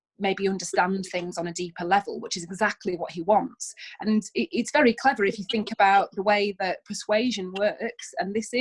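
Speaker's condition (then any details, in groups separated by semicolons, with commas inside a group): No condition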